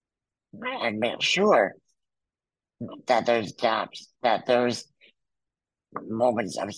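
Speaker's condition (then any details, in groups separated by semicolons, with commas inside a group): Muscular dystrophy; congenital, wheelchair user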